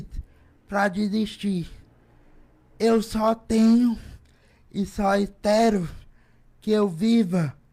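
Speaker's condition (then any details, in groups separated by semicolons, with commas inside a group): Cerebral palsy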